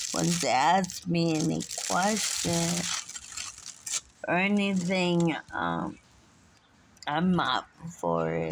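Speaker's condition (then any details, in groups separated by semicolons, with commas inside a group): Friedreich's ataxia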